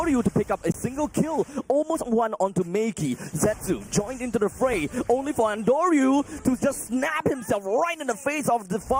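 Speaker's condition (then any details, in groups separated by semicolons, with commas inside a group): No condition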